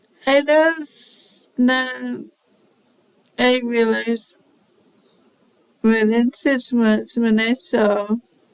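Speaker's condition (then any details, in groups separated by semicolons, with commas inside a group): Cerebral palsy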